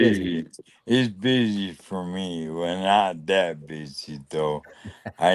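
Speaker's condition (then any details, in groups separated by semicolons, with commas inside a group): Lou Gehrig's disease (ALS)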